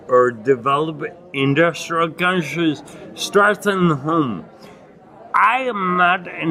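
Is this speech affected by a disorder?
Yes: acquired ataxia (lance-adams syndrome); acquired, Lance-Adams syndrome, post-coma brain damage, ataxia, myoclonus; onset about age 39, balance and hand coordination affected; dysarthria, tongue biting.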